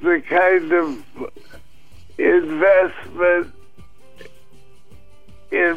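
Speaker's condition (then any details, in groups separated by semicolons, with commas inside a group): Parkinson's disease; brain stimulation surgery after tremors broke through CBD use, uses rollator for walking; tremors reduced about 95% after brain stimulation surgery, barely noticed; slight difficulty in speaking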